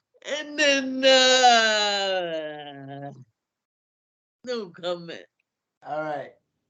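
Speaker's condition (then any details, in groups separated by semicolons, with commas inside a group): Cerebral palsy; hamstring treatment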